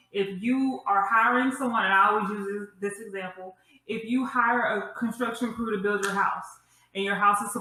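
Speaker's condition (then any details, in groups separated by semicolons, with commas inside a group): No condition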